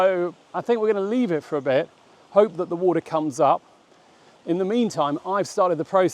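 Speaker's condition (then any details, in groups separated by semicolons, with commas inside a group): No condition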